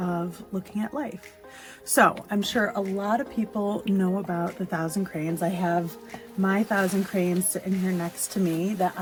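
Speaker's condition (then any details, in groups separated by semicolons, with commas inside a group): No condition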